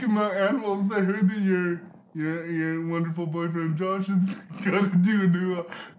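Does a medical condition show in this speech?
Yes: cerebral palsy; spastic, needs helpers to wipe after toileting, apparently unable to stand.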